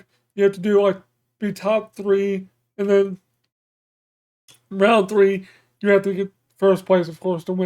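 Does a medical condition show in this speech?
Yes: cerebral palsy.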